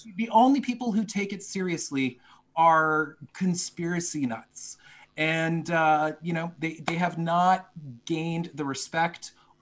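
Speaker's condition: Stuttering; described as a personal characteristic, occurs sometimes; viewer noted stuttering and stammering during debate; especially when heated; repeated words, prolonged sounds

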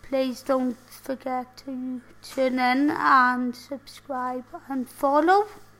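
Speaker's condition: Tracheostomy and ventilator dependent

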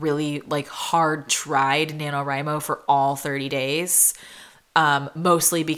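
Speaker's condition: No condition

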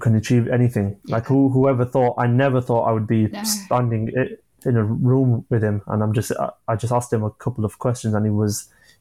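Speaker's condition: Stammering; stammer since childhood, early NHS speech and language therapy in group with others who stammer, told could never speak fluently; not a fluent speaker, openly admits stammer; repeated sounds

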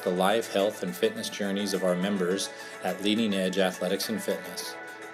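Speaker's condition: No condition

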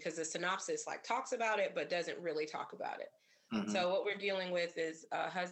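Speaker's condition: No condition

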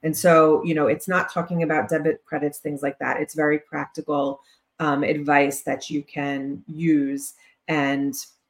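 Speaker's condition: No condition

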